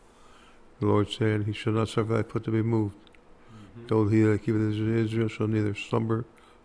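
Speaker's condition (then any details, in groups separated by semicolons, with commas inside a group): Parkinson's disease; speech affected very significantly, hard time talking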